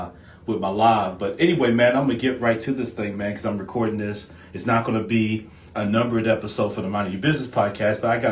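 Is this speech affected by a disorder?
No.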